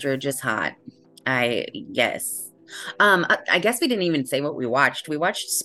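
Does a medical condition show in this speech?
No.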